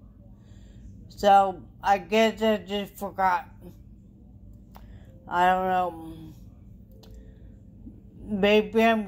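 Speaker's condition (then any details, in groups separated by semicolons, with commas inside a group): Traumatic brain injury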